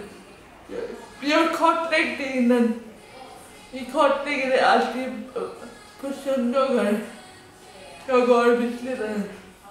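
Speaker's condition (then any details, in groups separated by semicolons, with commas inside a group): Dyskinetic cerebral palsy, severe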